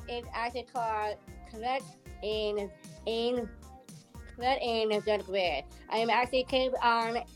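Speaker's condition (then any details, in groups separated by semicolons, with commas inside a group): Down syndrome; present from birth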